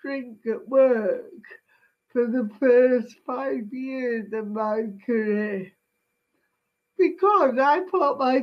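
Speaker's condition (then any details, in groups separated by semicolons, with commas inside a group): Cerebral palsy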